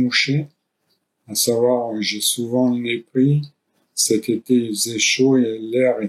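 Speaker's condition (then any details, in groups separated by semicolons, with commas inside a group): ALS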